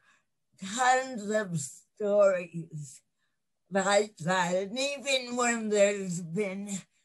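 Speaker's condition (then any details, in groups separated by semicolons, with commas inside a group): Cerebral palsy; lifelong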